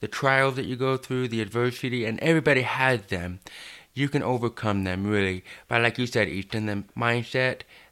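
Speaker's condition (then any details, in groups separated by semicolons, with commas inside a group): Deafness, hard of hearing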